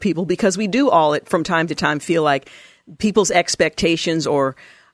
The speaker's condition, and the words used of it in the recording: None; typical speech.